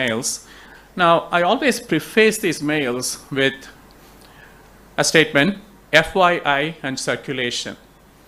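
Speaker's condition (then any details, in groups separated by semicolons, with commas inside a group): No condition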